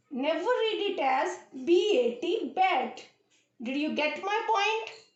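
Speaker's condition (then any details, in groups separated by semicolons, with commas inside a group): No condition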